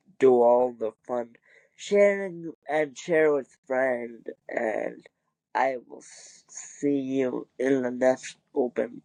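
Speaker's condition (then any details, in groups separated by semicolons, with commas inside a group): Cerebral palsy; wheelchair user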